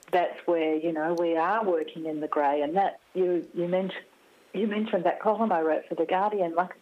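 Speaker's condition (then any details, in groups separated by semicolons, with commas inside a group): No condition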